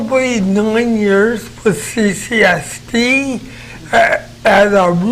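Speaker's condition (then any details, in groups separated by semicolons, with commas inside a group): Cerebral palsy; present from birth, affects movement, cannot use hands; speech noticeably affected, may sound drunk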